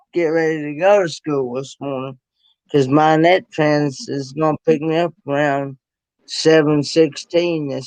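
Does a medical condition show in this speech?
Yes: cerebral palsy; present since birth.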